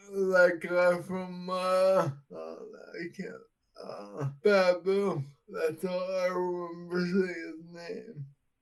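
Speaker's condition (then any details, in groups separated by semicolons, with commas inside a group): Friedreich's ataxia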